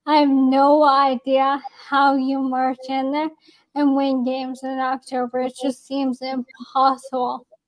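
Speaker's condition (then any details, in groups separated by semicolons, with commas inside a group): ALS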